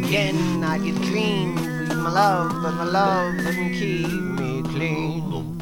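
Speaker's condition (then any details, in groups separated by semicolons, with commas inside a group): No condition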